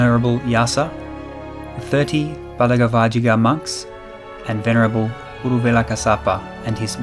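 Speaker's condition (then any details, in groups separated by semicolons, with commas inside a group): No condition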